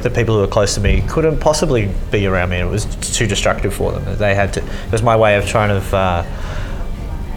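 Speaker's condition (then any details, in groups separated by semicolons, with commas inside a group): Cleft lip and palate; repeated hospital stays and surgeries as a baby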